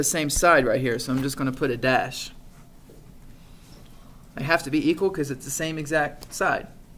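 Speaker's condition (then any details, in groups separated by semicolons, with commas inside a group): No condition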